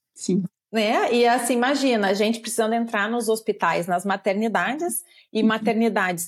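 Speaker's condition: No condition

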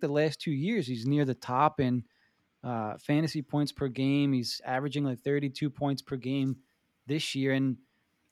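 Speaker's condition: No condition

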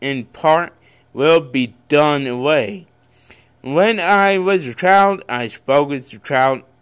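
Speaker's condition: Cerebral palsy; no known medical cause

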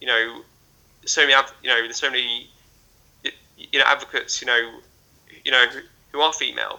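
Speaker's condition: Stammer; social events very difficult because of it; repeated sounds, repeated words

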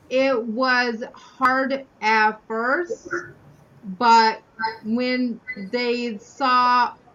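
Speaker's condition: Aphasia after stroke; caused by stroke, one side not working, poor balance, cannot move hands, brain fog, custom AFO, knee brace; could not speak at first, no slurred speech at onset, improved with therapy, still affected, varies, cannot sing

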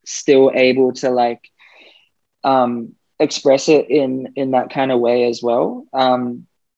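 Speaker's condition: No condition

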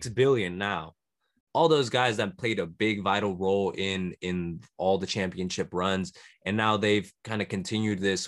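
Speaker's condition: No condition

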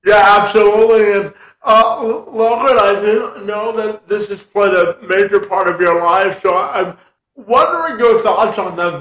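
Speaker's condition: Spastic quadriplegia cerebral palsy; legs affected

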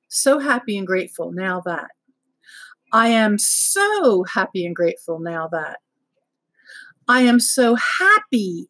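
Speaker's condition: No condition

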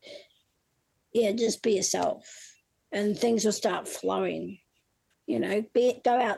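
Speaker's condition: Down syndrome

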